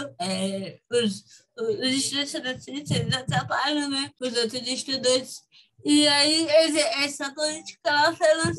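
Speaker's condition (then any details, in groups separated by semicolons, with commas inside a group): Cerebral palsy; from birth, motor sequelae; walks, runs, jumps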